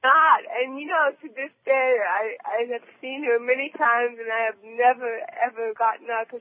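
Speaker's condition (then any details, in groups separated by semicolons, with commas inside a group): Cerebral palsy; present from birth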